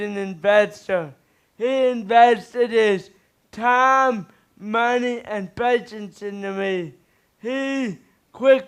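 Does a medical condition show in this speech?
Yes: cerebral palsy; speech slightly improved recently.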